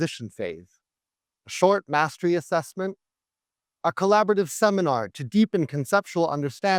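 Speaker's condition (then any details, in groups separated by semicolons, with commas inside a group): No condition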